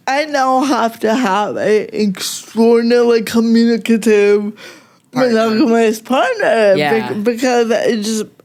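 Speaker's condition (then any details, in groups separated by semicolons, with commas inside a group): Cerebral palsy; speech most affected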